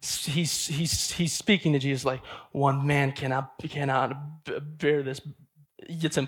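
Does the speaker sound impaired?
Yes: stutter; here repeated sounds, repeated words, prolonged sounds.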